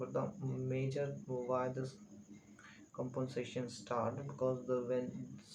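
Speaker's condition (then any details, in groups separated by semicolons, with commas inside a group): No condition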